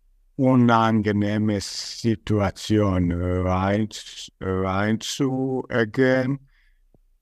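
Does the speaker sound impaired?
Yes: stuttering; stuttering since age 5, about 32 years since onset; blocks, monitors where tension builds before a block, earlier could not manage phone calls; here repeated sounds, prolonged sounds, blocks.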